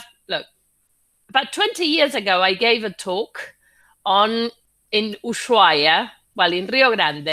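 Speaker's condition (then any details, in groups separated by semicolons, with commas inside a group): No condition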